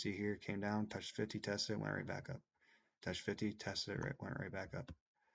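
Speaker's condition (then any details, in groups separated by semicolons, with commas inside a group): No condition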